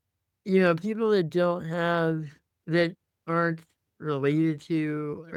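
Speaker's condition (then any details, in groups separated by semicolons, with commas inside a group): Muscular dystrophy; tracheostomy for breathing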